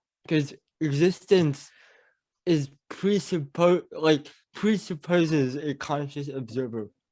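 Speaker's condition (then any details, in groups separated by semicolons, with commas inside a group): Cerebral palsy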